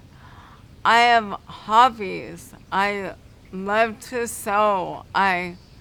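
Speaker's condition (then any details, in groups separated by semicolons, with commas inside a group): Cerebral palsy; affects balance; affects speech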